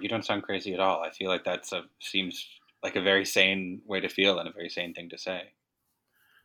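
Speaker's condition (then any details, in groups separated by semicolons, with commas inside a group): No condition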